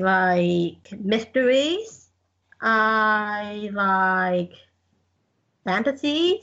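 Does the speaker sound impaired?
Yes: Down syndrome; congenital, present from birth, significant congenital heart condition, successful heart transplant.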